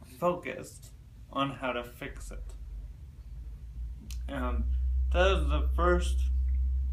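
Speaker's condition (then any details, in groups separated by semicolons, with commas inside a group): Cerebral palsy; present from birth; diagnosed around age 2.5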